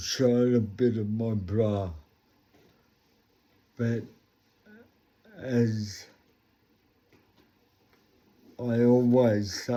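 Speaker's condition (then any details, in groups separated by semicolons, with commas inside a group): Cerebral palsy; talks slowly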